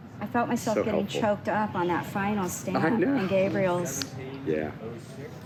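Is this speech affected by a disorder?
No.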